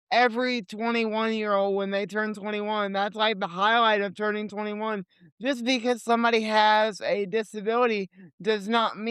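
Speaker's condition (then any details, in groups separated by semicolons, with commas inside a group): Cerebral palsy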